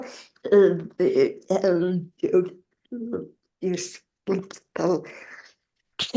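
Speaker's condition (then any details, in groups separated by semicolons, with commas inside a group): Generalized dystonia; generalized, leg weakness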